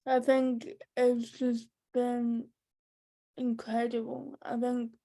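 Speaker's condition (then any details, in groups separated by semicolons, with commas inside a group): Cerebral palsy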